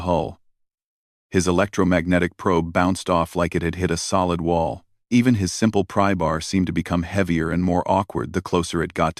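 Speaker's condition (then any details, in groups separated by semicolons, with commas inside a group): No condition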